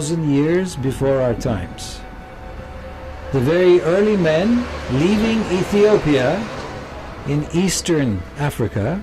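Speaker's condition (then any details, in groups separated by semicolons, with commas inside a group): No condition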